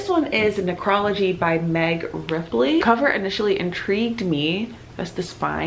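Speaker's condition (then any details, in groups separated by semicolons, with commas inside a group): No condition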